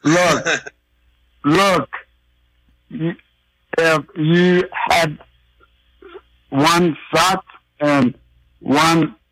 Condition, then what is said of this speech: Aphasia. But for him, singing a song is, you know, like climbing Mount Everest.